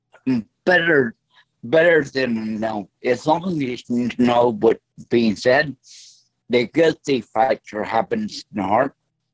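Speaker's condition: Stroke; voice altered since stroke, lasting effect

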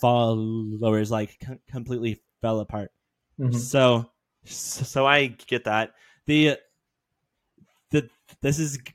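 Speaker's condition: Stuttering; varies day to day with bad talking days, called not a disability but annoying; massive pauses, little breaks in speech; repeated sounds, prolonged sounds, blocks

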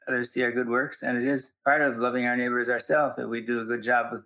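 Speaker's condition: Parkinson's; still teaching and speaking publicly

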